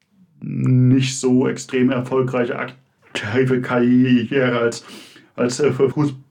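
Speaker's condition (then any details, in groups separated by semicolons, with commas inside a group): Stuttering; stuttering present even in dreams, onset age unknown; speech not fluent, blocks, fluency disorder only, knows what to say; repeated words, prolonged sounds, blocks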